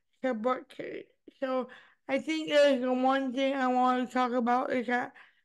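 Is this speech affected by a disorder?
Yes: cerebral palsy.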